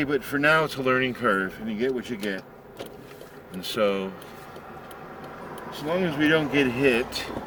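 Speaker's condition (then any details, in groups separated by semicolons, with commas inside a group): No condition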